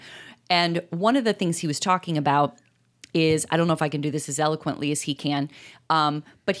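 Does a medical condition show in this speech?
No.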